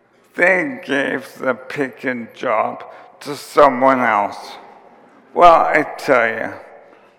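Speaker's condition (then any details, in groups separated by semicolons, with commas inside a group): ALS; onset with tiredness and clumsiness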